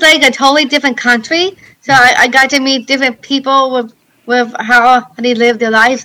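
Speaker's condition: Down syndrome; congenital

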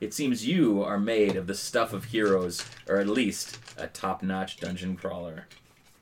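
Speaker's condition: No condition

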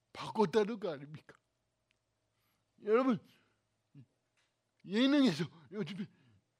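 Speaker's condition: Cerebral palsy; lifelong pain, body and bones twisted, bent body; cervical spine c2 to c7 damaged, two surgeries upcoming, not curative, may need reoperation, worsening

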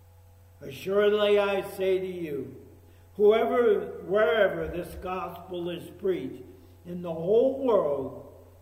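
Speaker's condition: ALS; talking sounds funny and goofy

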